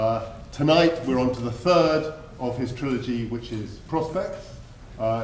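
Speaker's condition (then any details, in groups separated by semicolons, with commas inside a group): No condition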